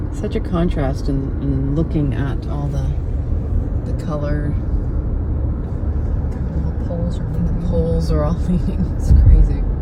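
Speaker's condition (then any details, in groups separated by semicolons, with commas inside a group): No condition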